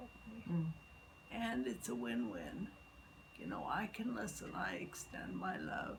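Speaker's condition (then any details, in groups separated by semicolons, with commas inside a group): Multiple sclerosis; legs and arms affected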